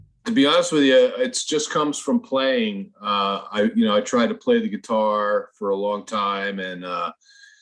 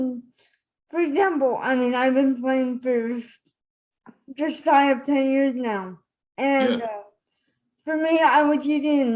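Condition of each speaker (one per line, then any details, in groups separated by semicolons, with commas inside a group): No condition
Spastic cerebral palsy; uses wheelchair; can speak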